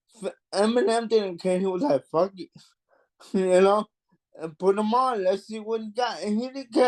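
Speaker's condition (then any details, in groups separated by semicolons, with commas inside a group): Cerebral palsy; mild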